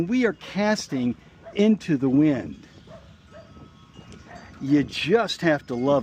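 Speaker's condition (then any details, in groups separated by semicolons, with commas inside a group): No condition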